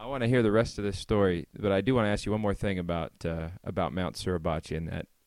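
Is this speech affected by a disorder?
No.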